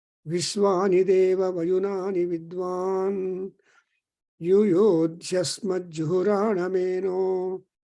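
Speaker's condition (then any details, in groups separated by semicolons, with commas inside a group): No condition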